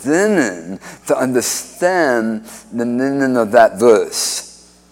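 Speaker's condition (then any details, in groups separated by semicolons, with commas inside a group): Speech impediment after cancer surgery; antibody drug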